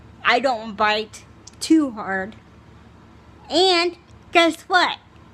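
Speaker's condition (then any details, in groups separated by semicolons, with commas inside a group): Cerebral palsy, spastic, severe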